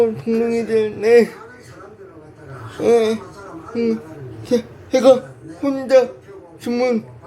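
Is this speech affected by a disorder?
Yes: brain lesion disability.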